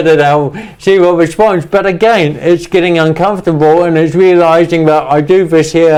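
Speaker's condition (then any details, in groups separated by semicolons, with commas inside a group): Cerebral palsy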